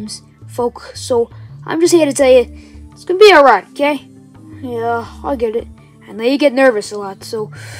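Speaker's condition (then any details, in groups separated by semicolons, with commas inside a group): No condition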